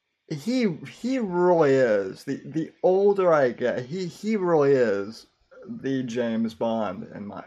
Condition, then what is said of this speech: Stuttering. You literally just stuttered on saying horticulturalist.